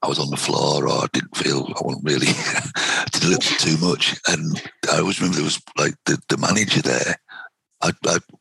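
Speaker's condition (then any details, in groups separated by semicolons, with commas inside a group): Vocal cord cancer, head and neck cancer, right vocal cord; 50 mm tumour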